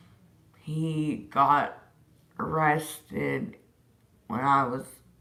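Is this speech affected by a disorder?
Yes: disability causing slurred speech.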